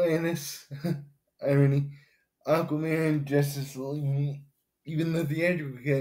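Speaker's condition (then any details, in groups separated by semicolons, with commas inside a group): Cerebral palsy; able to speak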